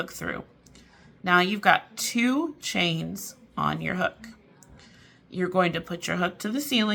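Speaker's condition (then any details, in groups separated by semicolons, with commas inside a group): No condition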